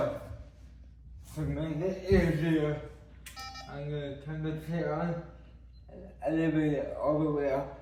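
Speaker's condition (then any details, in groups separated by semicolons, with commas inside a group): Cerebral palsy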